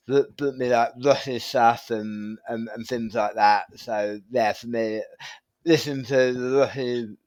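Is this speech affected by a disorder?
Yes: tongue cancer surgery; recovering from major surgery and chemoradiation.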